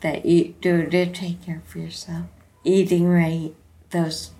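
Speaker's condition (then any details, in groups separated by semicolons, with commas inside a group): Friedreich's ataxia; inherited degenerative ataxia, onset around 15 or 16, diagnosed at 19, gene confirmed, balance, coordination problems; 42 years since diagnosis, worsening fatigue, hits a wall by 4 p.m; slurred speech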